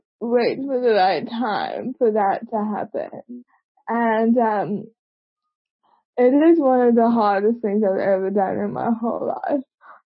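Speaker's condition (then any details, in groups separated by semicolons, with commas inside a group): Cerebral palsy; present from birth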